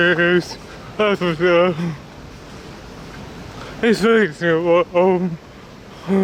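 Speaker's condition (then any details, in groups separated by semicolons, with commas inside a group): Cerebral palsy; body affected; speech disability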